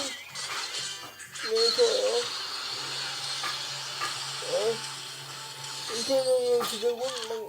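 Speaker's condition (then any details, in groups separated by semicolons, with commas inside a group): Brain lesion disability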